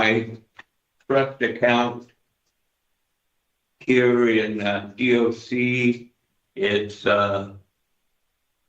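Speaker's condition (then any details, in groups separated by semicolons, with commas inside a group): Parkinson's disease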